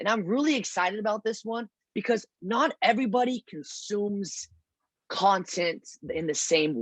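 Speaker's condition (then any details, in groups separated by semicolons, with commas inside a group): No condition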